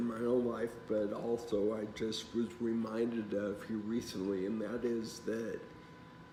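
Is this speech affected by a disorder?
Yes: traumatic brain injury; caused by failed tumor surgery.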